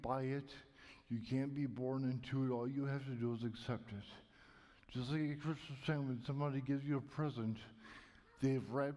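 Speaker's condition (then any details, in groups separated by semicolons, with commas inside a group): Cerebral palsy; may be hard to understand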